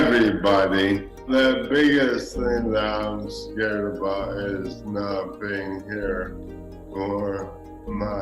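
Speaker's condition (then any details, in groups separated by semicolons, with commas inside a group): ALS; diagnosed about 1.5 months ago; speech changed from previously clear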